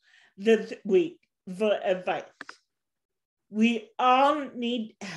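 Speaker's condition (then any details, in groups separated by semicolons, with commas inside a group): Cerebral palsy; since birth, walks with walker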